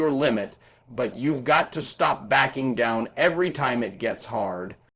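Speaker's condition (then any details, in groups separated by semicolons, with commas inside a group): No condition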